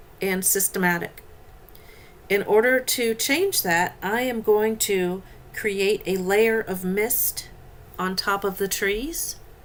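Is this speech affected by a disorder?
No.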